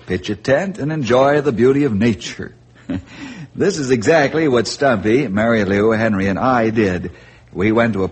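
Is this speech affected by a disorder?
No.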